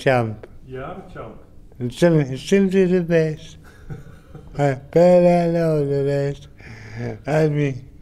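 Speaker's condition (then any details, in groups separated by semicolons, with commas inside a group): Brain injury; mild speech impediment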